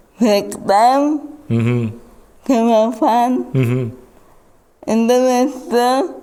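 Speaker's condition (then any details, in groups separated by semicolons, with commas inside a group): Cerebral palsy; after high fever, weak legs, uses wheelchair; onset age two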